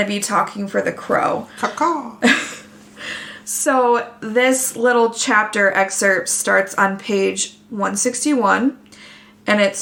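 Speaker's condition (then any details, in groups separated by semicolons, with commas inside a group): No condition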